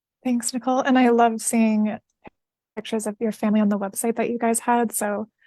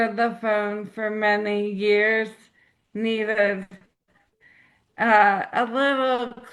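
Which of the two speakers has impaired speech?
The second: ALS; slow progressing, about seven years since diagnosis.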